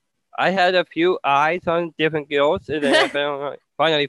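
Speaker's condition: Down syndrome; genetic

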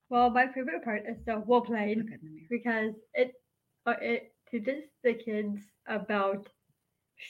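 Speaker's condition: Down syndrome; congenital

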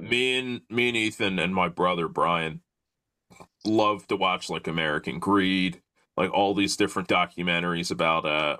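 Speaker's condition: No condition

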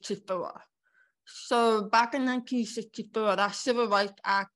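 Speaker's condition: Born deaf; congenital deafness

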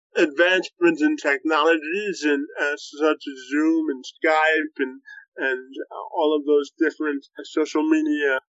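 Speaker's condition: Cerebral palsy, spastic quadriplegia; legs affected

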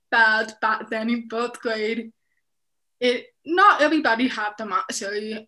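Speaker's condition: Deafness, profound, severe; left cochlear implant processor, right hearing aid, FM system, lip reads, masks hinder lip reading

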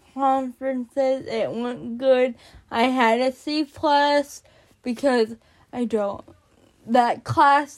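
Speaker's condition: Cerebral palsy; onset before birth

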